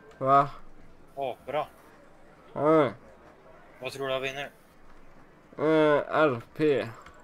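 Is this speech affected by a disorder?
Yes: cerebral palsy.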